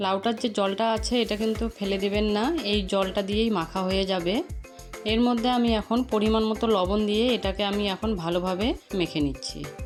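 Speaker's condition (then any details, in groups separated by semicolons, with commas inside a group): No condition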